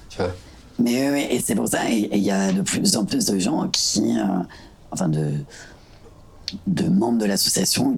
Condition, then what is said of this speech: Laryngectomy. Je vais vivre plus longtemps après avec cette nouvelle voix.